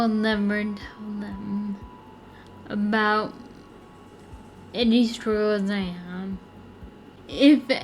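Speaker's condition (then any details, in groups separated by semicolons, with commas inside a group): Friedreich's ataxia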